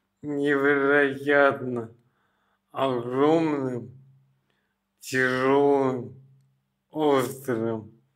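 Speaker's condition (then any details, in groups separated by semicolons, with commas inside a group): Bulbar ALS; bulbar onset, throat, tongue, face paralysis, fastest-progressing; diagnosed last year, progressing, arms and legs weakening; very unclear, speech almost lost, difficult swallowing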